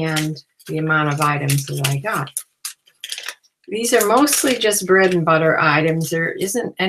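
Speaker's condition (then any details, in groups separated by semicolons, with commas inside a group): No condition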